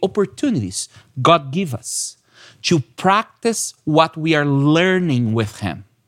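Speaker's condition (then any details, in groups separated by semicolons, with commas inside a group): No condition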